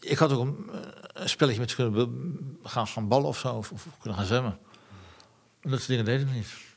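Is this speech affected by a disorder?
Yes: Parkinson's disease; progressive incurable Parkinson's disease, diagnosed years ago, already ill before diagnosis, 50% dementia risk, heading toward invalidity; speaks with difficulty, half purely Parkinson motor problem, emotional tearfulness partly from disease.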